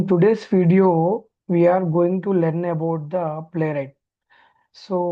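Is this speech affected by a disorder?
No.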